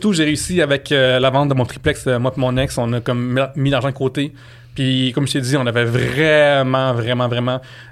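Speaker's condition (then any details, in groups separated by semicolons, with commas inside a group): Stuttering and cluttering; lifelong, treated by Montréal speech therapist during pandemic; much improved, daily exercises continue, speaking faster after two weeks in Colombia; some words hard to get out, initial r blocks, very fast speech, words telescoped, unaware of speed; repeated words, prolonged sounds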